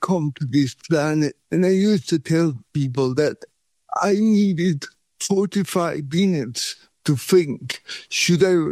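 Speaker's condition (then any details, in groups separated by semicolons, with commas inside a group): Cerebral palsy; no breathing first 40 minutes at birth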